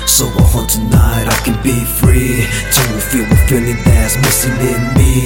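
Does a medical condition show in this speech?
No.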